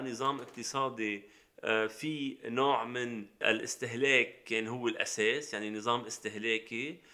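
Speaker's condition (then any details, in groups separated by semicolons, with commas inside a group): No condition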